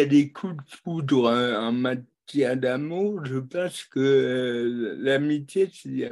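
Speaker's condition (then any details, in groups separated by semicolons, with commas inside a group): Cerebral palsy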